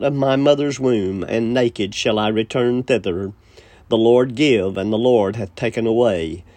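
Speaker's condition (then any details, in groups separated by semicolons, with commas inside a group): No condition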